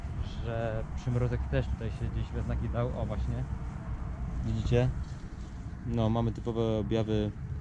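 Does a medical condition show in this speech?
No.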